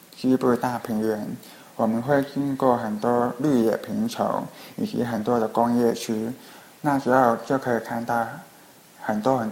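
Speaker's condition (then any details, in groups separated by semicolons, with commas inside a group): Hearing impairment; Skype video calls hard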